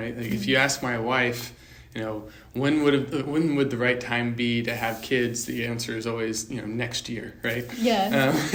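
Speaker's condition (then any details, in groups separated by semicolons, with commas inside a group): No condition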